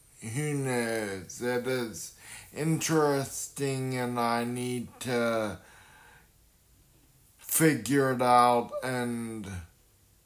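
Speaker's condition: Traumatic brain injury; slower speech due to brain injury

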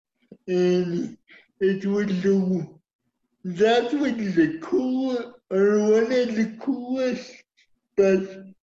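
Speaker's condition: Cerebral palsy; uses wheelchair

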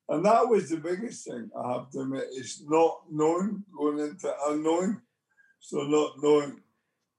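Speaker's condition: Motor neurone disease; twitching

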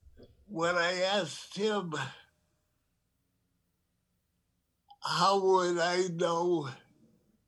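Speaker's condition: Parkinson's disease; tremor

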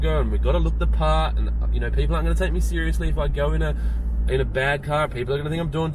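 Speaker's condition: No condition

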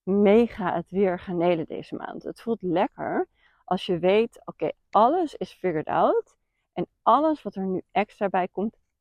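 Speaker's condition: No condition

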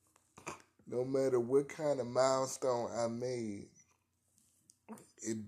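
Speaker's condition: Cerebral palsy, spastic quadriparesis; about 30 years since birth

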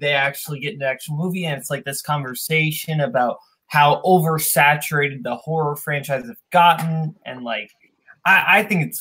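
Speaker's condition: No condition

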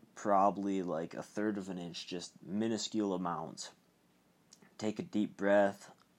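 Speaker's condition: No condition

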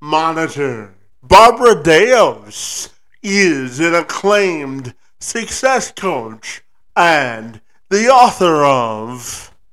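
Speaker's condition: Spastic quadriplegia cerebral palsy; from birth

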